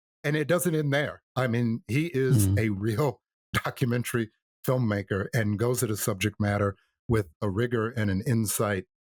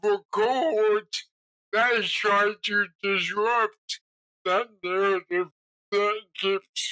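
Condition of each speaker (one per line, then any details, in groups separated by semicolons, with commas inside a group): No condition
Cerebral palsy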